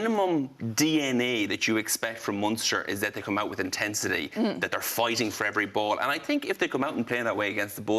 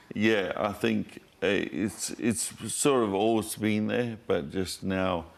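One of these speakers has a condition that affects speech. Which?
The second: motor neurone disease; diagnosed weeks ago.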